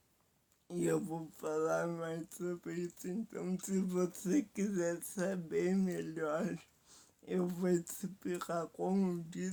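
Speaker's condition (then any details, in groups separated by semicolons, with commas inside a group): Paralysis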